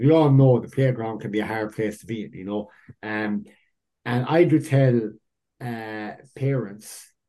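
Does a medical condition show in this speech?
Yes: cleft lip and palate; cleft lip and palate present from birth; undergoing orthodontic treatment for aesthetics, jaw surgery coming up shortly, rhinoplasty likely.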